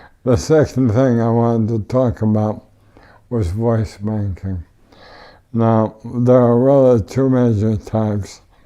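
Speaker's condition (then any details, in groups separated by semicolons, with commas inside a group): ALS; tracheotomy, wheelchair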